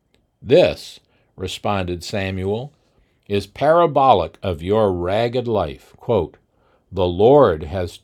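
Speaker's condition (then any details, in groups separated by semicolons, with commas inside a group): No condition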